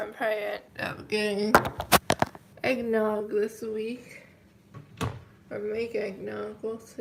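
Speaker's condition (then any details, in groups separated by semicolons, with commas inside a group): Cerebral palsy, mild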